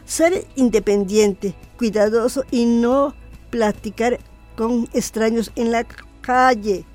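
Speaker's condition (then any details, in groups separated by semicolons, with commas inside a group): Down syndrome; adult woman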